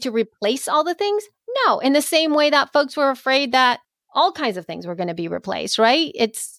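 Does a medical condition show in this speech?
No.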